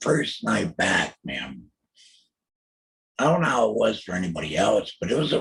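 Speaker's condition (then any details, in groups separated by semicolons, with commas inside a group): Total laryngectomy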